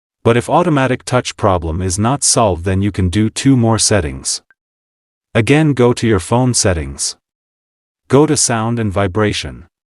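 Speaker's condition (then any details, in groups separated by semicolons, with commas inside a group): No condition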